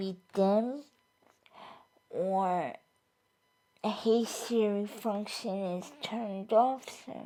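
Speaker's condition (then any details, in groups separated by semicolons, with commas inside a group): Cerebral palsy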